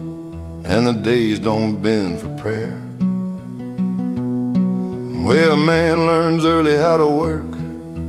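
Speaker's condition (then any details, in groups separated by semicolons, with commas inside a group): No condition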